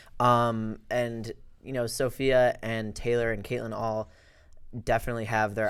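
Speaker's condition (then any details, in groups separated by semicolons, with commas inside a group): No condition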